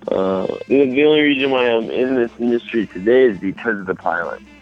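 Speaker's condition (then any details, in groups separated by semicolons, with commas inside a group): Mild cerebral palsy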